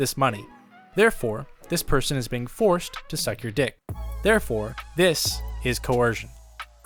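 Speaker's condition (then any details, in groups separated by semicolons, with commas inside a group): No condition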